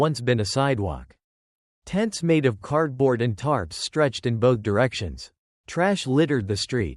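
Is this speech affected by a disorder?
No.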